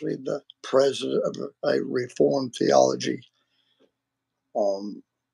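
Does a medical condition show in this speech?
Yes: vocal cord surgery; multiple vocal cord surgeries.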